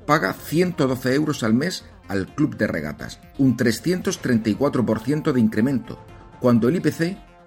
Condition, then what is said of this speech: None; typical speech.